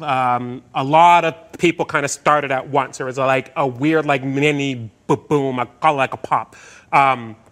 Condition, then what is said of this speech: Stuttering. Because you started to stutter, and you couldn't get there, and then you just said, you literally said, fuck it, and said something else.